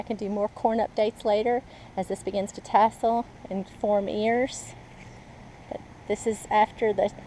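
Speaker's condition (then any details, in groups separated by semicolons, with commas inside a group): No condition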